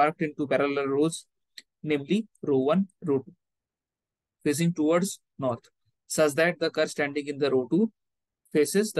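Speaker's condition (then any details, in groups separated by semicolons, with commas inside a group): No condition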